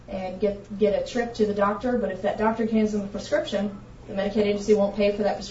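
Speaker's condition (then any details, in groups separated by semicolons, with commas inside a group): No condition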